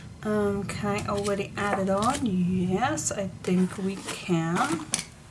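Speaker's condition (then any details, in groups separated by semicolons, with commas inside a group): No condition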